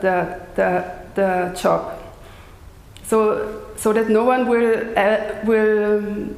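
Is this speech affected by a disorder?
Yes: stuttering; lifelong stutter, neurological cause, speech therapy in youth, jaw, belly and leg cramps from suppressing stutter; audibly stuttering during lecture performance; repetitions, blocks, stutters on own name, slower than fluent speakers, amount varies daily, smooth repetitions when unafraid; here repeated words, prolonged sounds.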